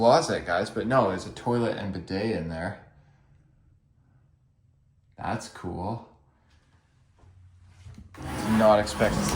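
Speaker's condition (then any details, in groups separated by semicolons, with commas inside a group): No condition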